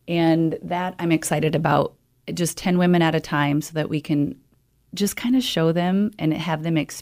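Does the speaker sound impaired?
No.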